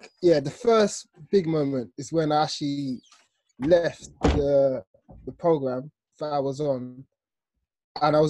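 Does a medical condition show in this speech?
Yes: stutter; stutter hit hardest at 13 when speaking in front of people, joined speech program at 26, later other methods; still stutters, not always in control, uses stop holding back techniques, accepts stutter, breathes into it; not fully in control, speaks longer and expresses better when not trying to avoid stuttering; here repeated words, prolonged sounds.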